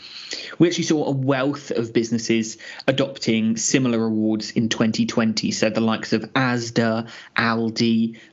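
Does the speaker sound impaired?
No.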